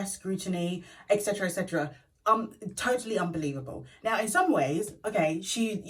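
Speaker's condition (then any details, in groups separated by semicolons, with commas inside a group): No condition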